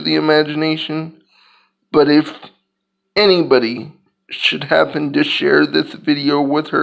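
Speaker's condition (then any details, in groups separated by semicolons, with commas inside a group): Cerebral palsy; physical disability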